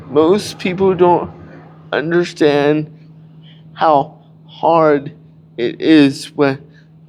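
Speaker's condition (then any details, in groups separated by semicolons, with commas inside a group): Cerebral palsy; cannot walk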